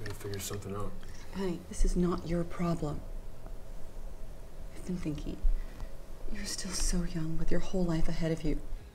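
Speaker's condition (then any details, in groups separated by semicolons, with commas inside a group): No condition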